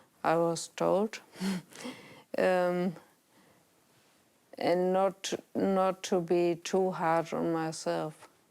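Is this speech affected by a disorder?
Yes: traumatic brain injury, severe.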